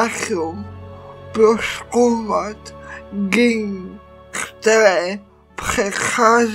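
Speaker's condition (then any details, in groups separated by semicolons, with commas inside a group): Cerebral palsy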